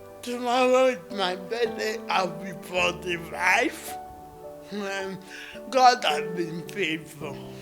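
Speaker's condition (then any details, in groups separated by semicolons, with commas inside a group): Cerebral palsy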